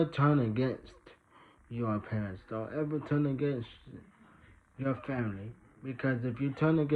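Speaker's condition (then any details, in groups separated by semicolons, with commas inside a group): Traumatic brain injury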